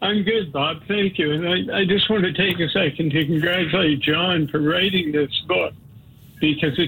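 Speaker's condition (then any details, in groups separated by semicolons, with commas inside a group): Parkinson's disease; deep brain stimulation to reduce heavy medication doses, medication side effects like dyskinesia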